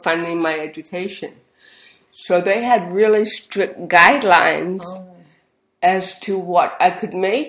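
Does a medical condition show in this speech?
Yes: cerebral palsy; speech therapy.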